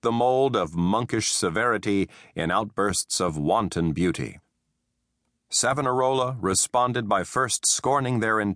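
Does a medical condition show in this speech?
No.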